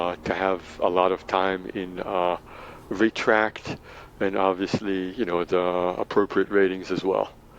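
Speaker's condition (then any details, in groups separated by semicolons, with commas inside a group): No condition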